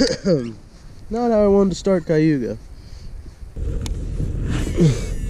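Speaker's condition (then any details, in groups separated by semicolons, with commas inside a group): No condition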